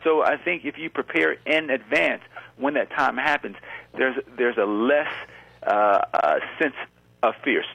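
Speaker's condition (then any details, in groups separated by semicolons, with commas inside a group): Congenital stuttering; present since birth, about 50 years; ongoing at age 50; often lets stutter happen freely rather than hiding it; repeated words, blocks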